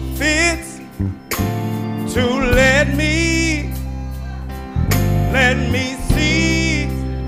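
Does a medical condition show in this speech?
No.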